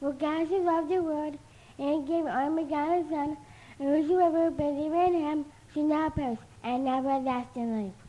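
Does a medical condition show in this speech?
Yes: Down syndrome; intellectual disability; 16 years old, reciting testimony and Bible verse, then singing; at age 8 unable to answer technical questions, father answered; once recited without pausing for breath.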